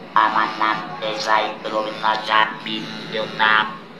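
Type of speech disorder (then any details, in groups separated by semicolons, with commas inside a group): Electrolarynx speech; laryngeal surgery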